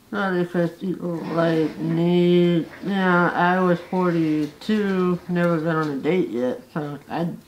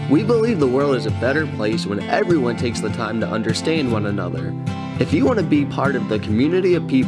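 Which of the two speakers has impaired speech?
The first: facial paralysis; one side of face paralyzed, lifelong, prenatal cause; unclear speech, somewhat like stuttering but not stuttering.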